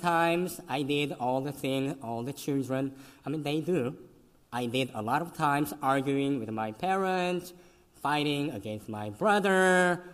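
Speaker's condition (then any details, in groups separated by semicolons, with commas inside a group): Cleft lip and palate; congenital, severe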